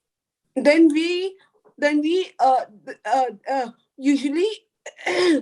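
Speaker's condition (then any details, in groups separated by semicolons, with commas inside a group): Cerebral palsy; floppy limbs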